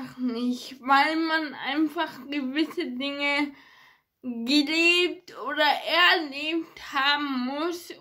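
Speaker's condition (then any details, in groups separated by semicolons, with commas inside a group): Ataxia; ataxia affecting hands and fingers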